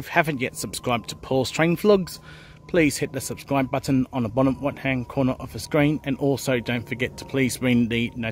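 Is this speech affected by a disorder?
No.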